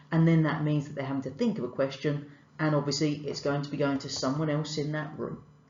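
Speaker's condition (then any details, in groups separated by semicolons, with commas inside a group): No condition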